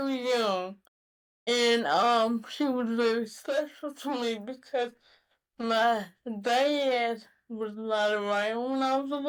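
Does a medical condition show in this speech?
Yes: cerebral palsy; could not always articulate well.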